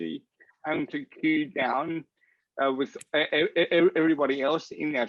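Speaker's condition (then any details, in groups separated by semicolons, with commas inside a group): Cerebral palsy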